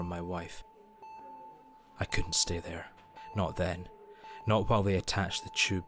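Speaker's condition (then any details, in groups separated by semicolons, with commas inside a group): No condition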